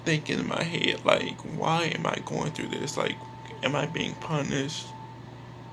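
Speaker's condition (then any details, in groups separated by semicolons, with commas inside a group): Cerebral palsy; speech is not the best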